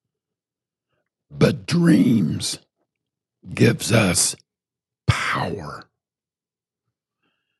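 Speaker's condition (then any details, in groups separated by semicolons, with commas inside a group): Partial laryngectomy from throat cancer; throat cancer survivor, half of larynx taken by cancer; voice sounds different from typical voices, strangers ask if sick, still understandable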